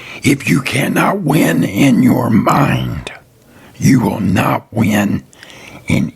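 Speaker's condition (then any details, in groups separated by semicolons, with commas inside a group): Throat cancer survivor; tracheostomy tube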